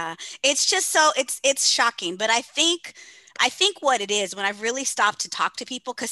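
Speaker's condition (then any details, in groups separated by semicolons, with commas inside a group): No condition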